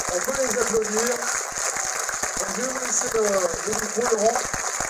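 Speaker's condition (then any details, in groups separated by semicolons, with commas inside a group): No condition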